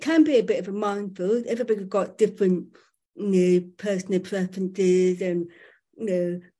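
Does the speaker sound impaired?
Yes: profoundly deaf, born profoundly deaf; profound deafness from birth, lip reading main communication, some British Sign Language (BSL), not fluent; relies on lip reading, needs people facing and speaking normally, no over-enunciating or shouting.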